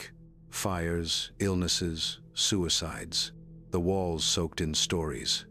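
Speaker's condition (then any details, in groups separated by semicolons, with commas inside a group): No condition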